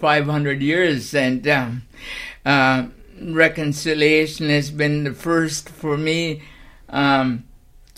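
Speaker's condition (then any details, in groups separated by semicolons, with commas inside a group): Cerebral palsy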